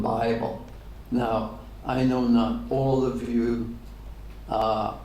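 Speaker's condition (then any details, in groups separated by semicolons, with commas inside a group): ALS; degenerative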